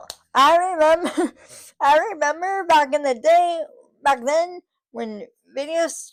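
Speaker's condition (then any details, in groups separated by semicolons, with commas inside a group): Cerebral palsy, spastic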